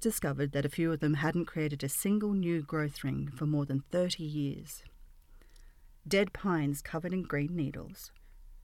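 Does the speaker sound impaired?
No.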